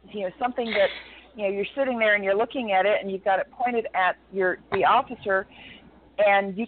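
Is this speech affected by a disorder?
No.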